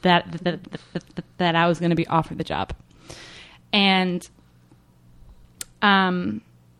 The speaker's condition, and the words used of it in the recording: Stuttering. Because when I advertised, I didn't even stutter to him when he first heard me advertise.